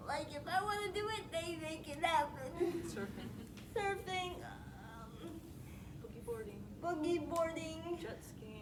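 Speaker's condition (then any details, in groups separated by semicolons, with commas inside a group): Spastic quadriplegic cerebral palsy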